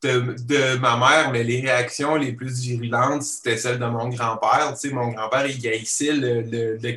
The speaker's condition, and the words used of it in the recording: Stuttering. Ce qui fait que le bégaiement, ben, je le contrôle jusqu'à un certain point.